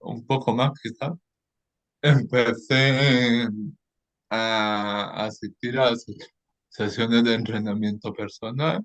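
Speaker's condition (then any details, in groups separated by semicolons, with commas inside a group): Cerebral palsy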